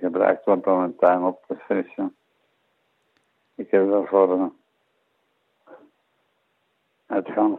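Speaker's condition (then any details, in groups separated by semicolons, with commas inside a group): Parkinson's disease; late onset at age 75, tremor of hands and feet, first neurologist ruled out Parkinson, second and third diagnosed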